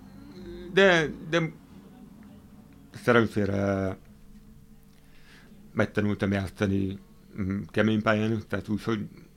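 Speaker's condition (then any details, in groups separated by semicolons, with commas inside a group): Hearing impairment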